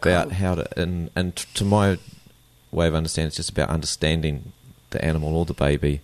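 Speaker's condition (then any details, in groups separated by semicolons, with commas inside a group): No condition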